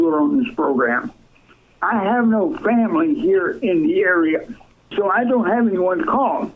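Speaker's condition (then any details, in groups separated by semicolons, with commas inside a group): Cerebral palsy, severe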